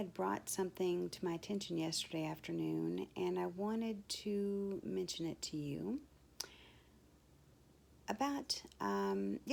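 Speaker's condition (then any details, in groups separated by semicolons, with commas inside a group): No condition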